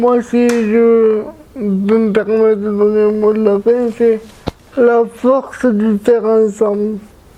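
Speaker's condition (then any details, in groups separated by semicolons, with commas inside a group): Cerebral palsy; very premature birth, severe disability, uses wheelchair; needs help with meals and daily life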